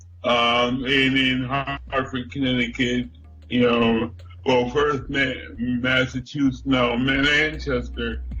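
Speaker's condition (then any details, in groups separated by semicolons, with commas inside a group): Cerebral palsy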